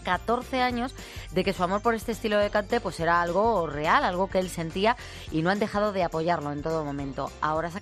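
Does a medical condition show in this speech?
No.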